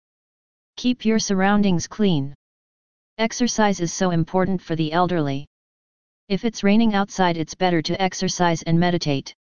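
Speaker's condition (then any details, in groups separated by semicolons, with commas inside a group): No condition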